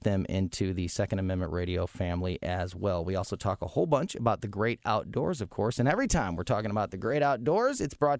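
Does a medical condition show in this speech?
No.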